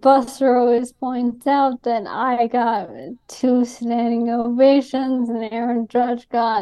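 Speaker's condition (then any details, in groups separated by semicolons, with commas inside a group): ALS; Columbia University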